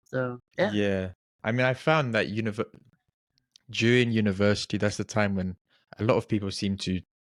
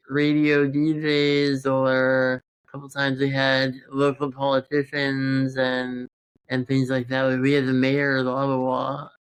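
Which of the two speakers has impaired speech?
The second: congenital muscular dystrophy.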